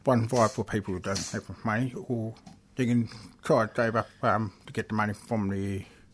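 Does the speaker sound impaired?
Yes: deafness; asks others to speak slowly, struggles when people talk quickly.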